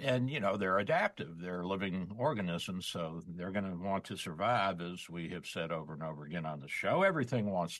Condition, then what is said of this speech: None; typical speech.